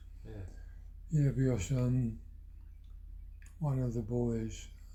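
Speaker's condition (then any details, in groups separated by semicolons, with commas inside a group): Parkinson's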